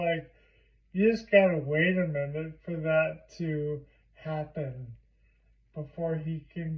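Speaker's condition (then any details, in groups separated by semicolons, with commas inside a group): Primary lateral sclerosis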